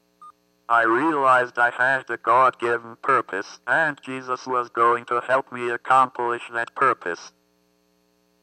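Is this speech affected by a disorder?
Yes: athetoid cerebral palsy; couldn't express self first 6 years, family couldn't understand, speech therapist Judy, communication box.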